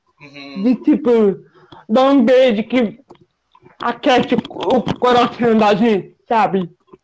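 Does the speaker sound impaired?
Yes: cerebral palsy; head movements seen by others, described as only a limitation; others perceive speech as somewhat slurred, not noticed by herself.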